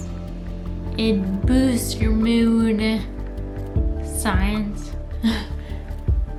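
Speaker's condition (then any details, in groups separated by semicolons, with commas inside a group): Friedreich's ataxia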